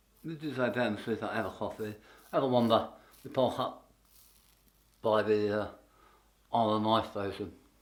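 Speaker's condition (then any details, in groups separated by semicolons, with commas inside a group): Tongue cancer; half tongue removed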